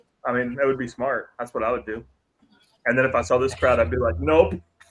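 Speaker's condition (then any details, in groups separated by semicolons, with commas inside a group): No condition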